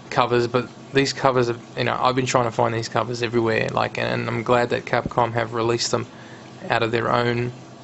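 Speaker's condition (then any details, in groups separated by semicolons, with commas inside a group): No condition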